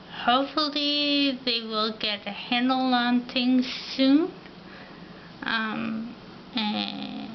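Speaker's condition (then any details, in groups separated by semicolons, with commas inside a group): Ataxia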